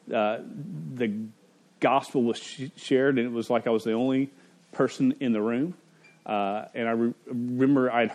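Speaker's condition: Stutter; stutter since age five, persisting through adulthood; stutters while giving a talk to parents; at times blocks and cannot say own name; prolonged sounds

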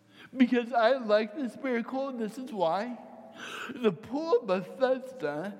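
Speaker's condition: Cerebral palsy, mild; head fell forward chin to chest, walking regained through swimming and swim therapy

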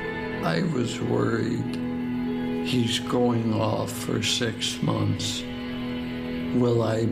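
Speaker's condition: ALS, speech-generating device

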